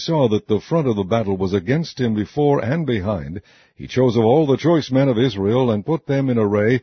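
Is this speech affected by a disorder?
No.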